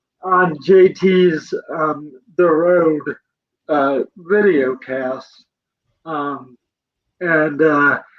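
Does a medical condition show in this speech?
Yes: cerebral palsy; present from birth.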